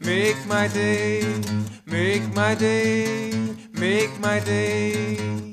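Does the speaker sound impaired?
No.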